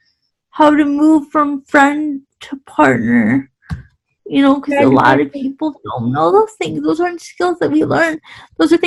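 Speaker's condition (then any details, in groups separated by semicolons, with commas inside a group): Cerebral palsy; quadriplegic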